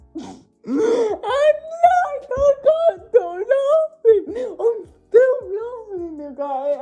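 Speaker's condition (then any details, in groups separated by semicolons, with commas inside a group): Cerebral palsy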